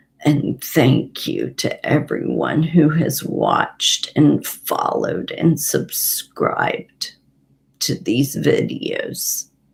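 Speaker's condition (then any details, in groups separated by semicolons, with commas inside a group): Parkinson's and essential tremor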